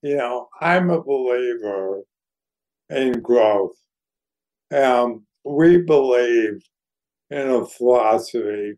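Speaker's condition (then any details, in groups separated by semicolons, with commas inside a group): ALS; neurodegenerative disease, declining health; voice somewhat compromised by disease, audibly affected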